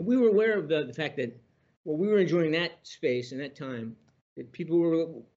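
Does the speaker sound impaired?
Yes: Parkinson's disease; diagnosed about 30 years ago, benign spinal tumor, 6-hour surgery at Johns Hopkins, relearned walking.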